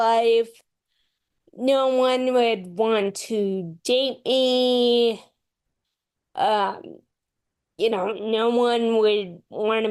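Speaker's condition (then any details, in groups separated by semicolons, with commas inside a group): Friedreich's ataxia; progressive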